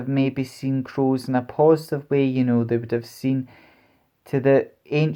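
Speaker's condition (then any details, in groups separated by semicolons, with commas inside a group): No condition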